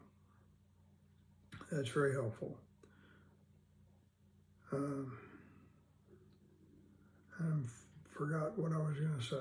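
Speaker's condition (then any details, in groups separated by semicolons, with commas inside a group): Parkinson's disease, mild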